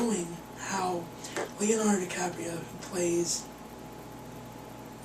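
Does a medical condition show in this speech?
Yes: cerebral palsy; wheelchair bound.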